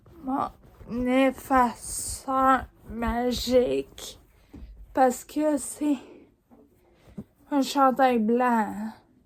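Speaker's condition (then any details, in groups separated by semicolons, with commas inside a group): Ataxia; degenerative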